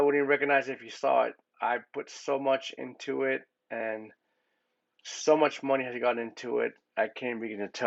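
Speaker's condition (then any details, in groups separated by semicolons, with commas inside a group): No condition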